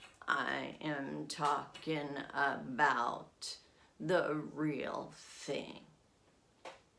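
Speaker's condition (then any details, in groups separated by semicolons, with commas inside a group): Essential tremor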